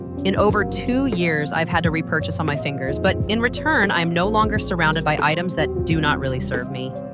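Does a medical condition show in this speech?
No.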